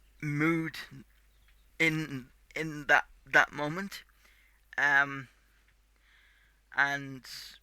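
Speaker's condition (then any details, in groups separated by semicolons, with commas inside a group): Cerebral palsy; tight muscles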